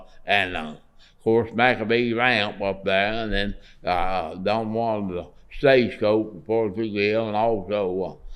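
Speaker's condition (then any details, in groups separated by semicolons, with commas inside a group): Parkinson's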